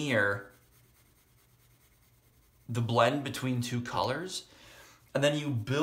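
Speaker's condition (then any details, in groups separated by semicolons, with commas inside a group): No condition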